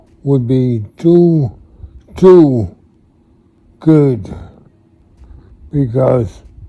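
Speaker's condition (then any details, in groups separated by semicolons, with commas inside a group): Multiple sclerosis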